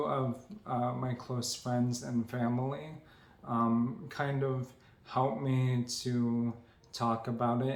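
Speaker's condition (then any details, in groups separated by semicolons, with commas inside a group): ALS; onset in legs; about 3.5 years since onset, full-time wheelchair, hands affected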